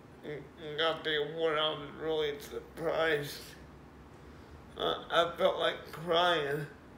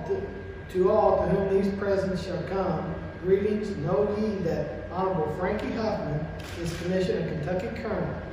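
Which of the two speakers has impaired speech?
The first: cerebral palsy.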